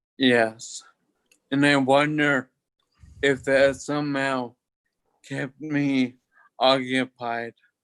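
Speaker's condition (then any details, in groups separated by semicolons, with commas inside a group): Toxic leukoencephalopathy, locked-in syndrome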